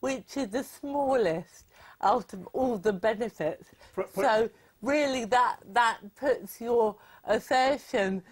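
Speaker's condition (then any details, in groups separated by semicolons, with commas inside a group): Cerebral palsy; present from birth, unsteady balance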